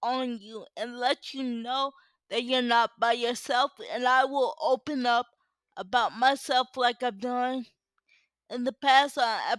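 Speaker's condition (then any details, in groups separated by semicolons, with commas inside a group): Cerebral palsy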